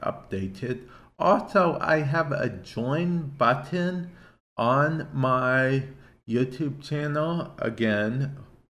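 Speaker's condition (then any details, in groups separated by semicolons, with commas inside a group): Cerebral palsy; affects speech to an extent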